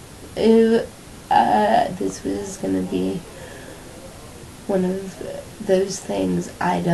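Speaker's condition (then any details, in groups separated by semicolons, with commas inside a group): Cerebral palsy; stutter-like speech spasms from muscle spasms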